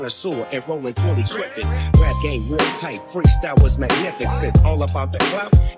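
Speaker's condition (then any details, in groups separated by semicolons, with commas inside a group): No condition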